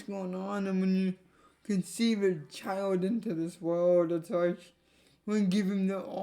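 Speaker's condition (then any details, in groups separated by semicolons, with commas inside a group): Cerebral palsy; affects legs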